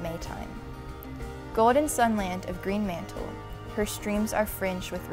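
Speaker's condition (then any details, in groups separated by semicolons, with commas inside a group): No condition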